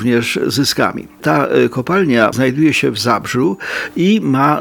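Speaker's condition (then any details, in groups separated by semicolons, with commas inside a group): No condition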